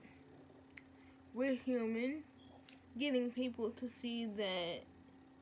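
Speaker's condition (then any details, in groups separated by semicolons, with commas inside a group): Cerebral palsy; present from birth, muscle disorder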